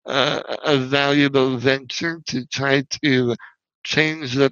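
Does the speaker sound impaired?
Yes: spinal muscular atrophy; wheelchair user.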